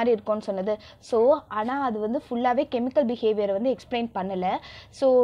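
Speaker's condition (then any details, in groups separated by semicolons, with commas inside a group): No condition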